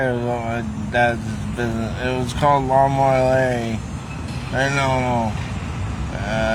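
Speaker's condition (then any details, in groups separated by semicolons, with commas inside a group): Traumatic brain injury; whole brain swollen first year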